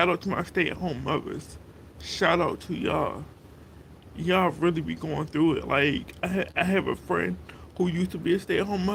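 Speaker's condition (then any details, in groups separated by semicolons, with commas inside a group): Cerebral palsy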